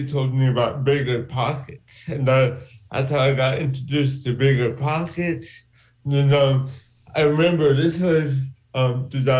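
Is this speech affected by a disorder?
Yes: cerebral palsy; from birth.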